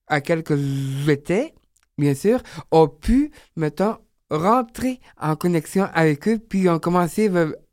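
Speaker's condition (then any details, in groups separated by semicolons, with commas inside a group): Down syndrome; age 30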